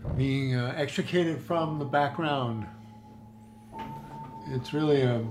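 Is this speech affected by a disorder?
Yes: Parkinson's disease; tremor-predominant, diagnosed some time ago, deep brain stimulation surgery, brain electrodes with battery pack; tremors eliminated by customized stimulation, steady, playing somewhat difficult.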